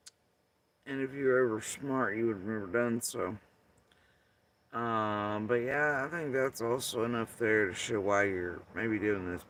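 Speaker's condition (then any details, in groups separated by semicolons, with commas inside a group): Facial paralysis after surgery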